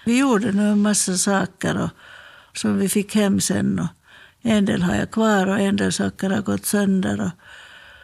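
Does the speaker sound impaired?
Yes: Parkinson's disease; slightly shaky, very clumsy fumbling hands.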